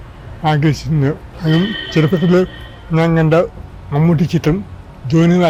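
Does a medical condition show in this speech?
Yes: cerebral palsy; speech hard for listeners, needed weeks to adjust.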